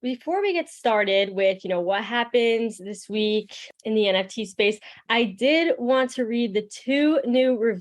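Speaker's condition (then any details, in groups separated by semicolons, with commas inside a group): No condition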